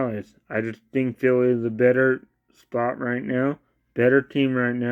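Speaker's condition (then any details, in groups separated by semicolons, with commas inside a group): Cerebral palsy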